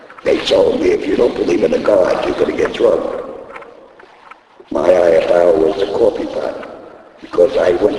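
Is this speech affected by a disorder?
Yes: laryngectomy; voice box removed by operation, voice first lost at racetrack.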